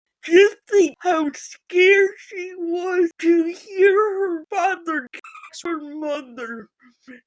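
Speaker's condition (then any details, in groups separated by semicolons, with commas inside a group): Physical speech impairment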